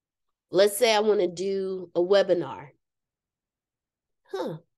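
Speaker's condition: No condition

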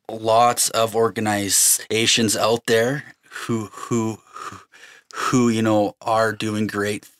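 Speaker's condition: Stutter; lifelong stutter; avoided talking whole life due to stutter; repeated sounds, prolonged sounds

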